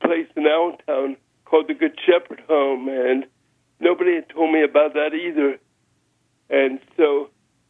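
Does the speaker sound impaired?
Yes: spastic cerebral palsy; lifelong wheelchair use, now power chair for mobility; finger spasticity makes rosary beads hard to use, uses scripture rosary instead.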